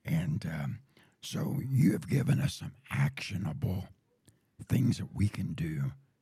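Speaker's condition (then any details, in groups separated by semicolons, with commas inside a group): Throat cancer surgery, voice box tumor; threatened airway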